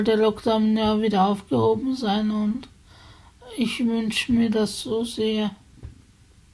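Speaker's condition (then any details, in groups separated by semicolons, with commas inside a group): Spasticity from birth; multiple sclerosis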